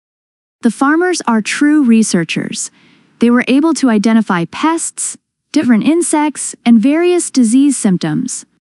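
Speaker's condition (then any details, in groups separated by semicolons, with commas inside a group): No condition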